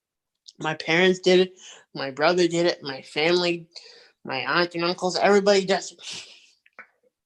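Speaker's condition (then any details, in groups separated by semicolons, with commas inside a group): Cerebral palsy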